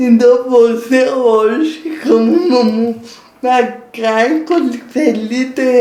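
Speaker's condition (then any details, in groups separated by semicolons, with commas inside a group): Cerebral palsy; impaired diction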